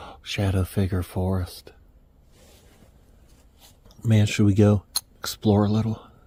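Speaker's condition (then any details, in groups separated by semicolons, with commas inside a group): No condition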